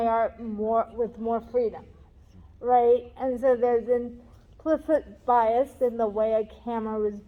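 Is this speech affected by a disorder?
Yes: cerebral palsy.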